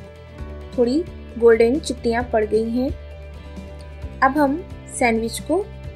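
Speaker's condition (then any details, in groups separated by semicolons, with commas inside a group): No condition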